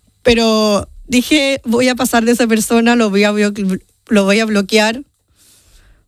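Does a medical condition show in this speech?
Yes: Down syndrome; genetic, from birth, earlier hospital stay with oxygen mask.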